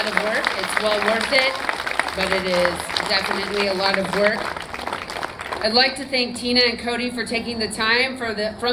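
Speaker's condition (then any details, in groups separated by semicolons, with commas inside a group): No condition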